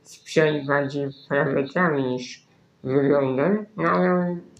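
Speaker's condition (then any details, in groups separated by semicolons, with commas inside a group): Spinal muscular atrophy; uses phone touchscreen connected directly to computer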